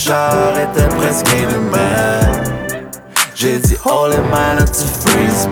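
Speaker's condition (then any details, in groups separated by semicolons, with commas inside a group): No condition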